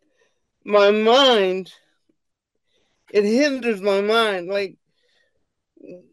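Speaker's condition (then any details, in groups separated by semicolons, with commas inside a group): Cerebral palsy; wheelchair bound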